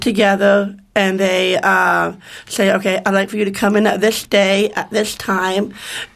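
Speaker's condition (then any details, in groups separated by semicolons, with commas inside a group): Down syndrome; born in Rochester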